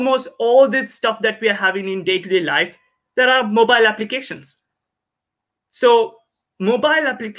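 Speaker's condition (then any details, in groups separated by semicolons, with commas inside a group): No condition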